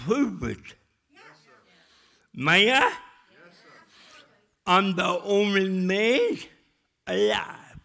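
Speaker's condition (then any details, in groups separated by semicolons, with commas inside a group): Cerebral palsy; speech still affected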